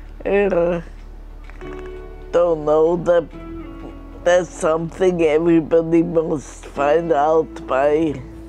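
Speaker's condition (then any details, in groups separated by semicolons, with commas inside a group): Multiple sclerosis; may be slower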